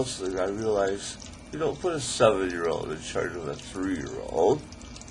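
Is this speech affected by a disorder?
Yes: ALS; end stage, hours before death, previously ventilated, refuses tracheostomy; still able to talk, articulate.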